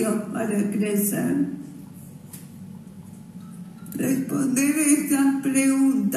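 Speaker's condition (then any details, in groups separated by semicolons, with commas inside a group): Cerebral palsy; respiratory arrest at birth; speech affected by condition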